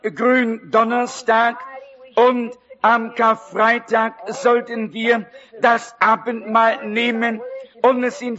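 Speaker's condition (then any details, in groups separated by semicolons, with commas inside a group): No condition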